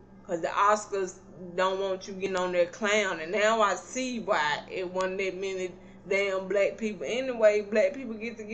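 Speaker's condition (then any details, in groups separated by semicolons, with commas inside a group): Cerebral palsy; not paralyzed, can stand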